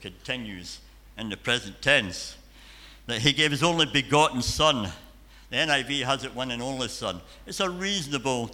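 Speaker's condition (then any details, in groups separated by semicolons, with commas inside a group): Cleft palate and cleft lip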